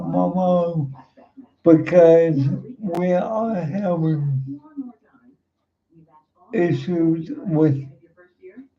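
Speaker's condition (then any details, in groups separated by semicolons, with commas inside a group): Cerebral palsy; uses wheelchair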